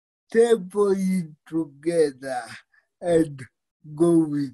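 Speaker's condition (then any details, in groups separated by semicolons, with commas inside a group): Cerebral palsy; fine motor skill challenges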